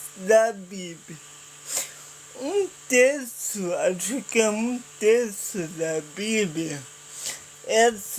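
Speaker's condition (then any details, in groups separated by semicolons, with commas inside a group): Paralysis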